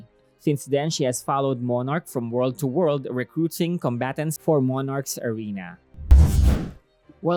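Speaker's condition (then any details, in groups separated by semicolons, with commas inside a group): No condition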